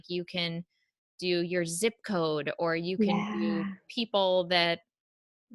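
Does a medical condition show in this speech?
No.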